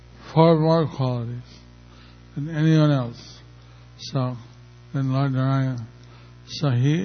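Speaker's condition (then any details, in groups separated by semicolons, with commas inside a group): Stroke; engages helper Jantai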